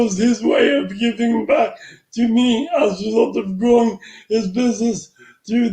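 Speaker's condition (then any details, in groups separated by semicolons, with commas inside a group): Traumatic brain injury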